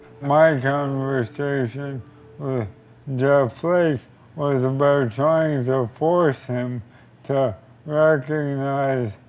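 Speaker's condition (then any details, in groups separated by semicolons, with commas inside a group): ALS; uses wheelchair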